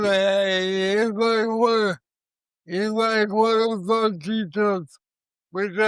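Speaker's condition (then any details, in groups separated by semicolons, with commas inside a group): Cerebral palsy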